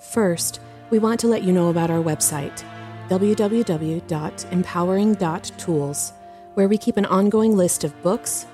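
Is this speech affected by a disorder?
No.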